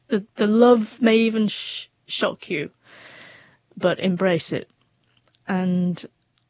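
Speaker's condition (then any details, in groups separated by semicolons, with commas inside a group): Stutter; neurological stutter, brain function, not psychological or nervousness, hid stuttering when younger, deep-breath advice no help; needs more time speaking, talks openly with strangers at stammering conferences; repeated sounds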